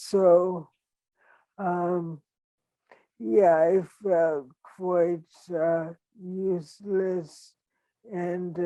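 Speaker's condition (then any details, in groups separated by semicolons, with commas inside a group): ALS; operation six months ago, then intensive care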